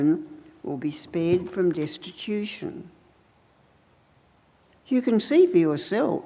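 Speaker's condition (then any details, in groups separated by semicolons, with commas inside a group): No condition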